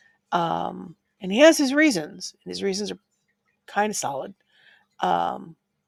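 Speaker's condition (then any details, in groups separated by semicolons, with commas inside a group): No condition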